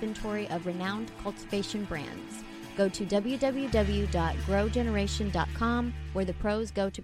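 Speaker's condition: No condition

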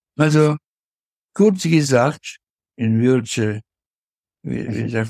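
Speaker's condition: Parkinson's disease; forgets words mid-sentence

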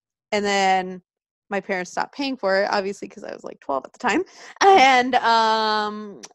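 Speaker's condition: No condition

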